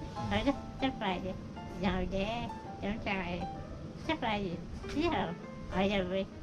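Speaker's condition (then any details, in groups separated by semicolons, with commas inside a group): Spinal muscular atrophy; special seating chair, oxygen tank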